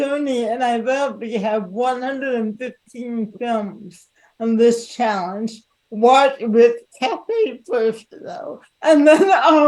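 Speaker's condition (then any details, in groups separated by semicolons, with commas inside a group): Cerebral palsy; disability noticeable in speech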